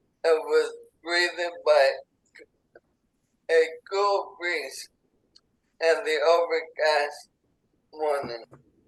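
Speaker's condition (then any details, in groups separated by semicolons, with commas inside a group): ALS; burning in lungs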